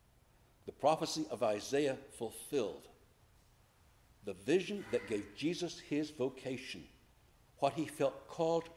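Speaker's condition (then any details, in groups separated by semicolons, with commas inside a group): No condition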